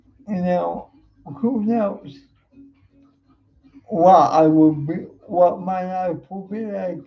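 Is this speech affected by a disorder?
Yes: cerebral palsy; uses wheelchair.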